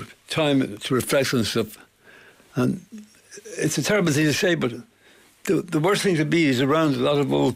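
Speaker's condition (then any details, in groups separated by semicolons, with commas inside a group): Parkinson's; about fifteen years since onset, hands worst affected, almost lost use of fingers; fingertips feel dead, typing and texting very hard, can still just about play piano; voice ties up sometimes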